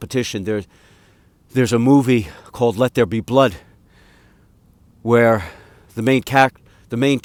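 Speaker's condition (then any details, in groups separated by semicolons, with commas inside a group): No condition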